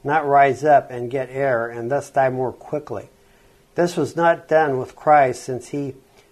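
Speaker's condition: No condition

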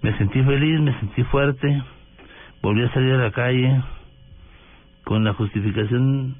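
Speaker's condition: Parkinson's disease; Parkinson's disease present on return to Bogota, tremor, stooped posture at times, weakness; voice sometimes trembles, sometimes intelligible, sometimes not understood at all

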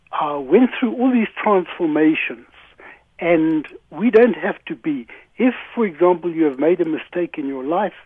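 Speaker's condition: No condition

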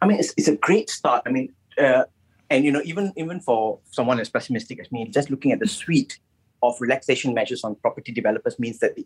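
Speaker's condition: No condition

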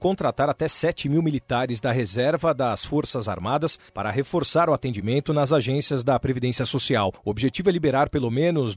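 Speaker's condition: No condition

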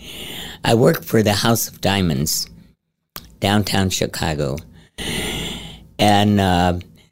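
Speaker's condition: Head and neck cancer, stage 4, into voice box

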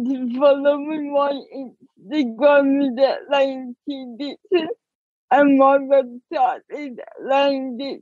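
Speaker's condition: Ataxic cerebral palsy; speech audibly affected

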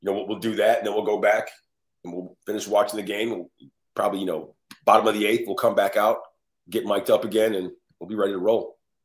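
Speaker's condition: No condition

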